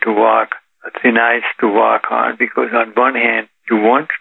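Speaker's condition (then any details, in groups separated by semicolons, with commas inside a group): Parkinson's disease; Parkinson's detected about 8 years ago, now 84, daily yoga practice and 3-mile walks credited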